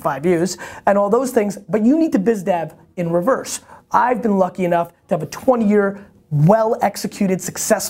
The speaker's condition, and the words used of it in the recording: None; typical speech.